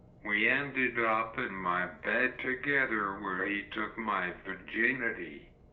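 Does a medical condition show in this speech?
Yes: cerebral palsy; uses wheelchair.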